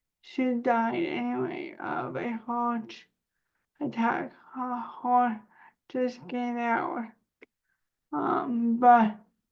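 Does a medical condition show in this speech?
Yes: cerebral palsy; spasticity.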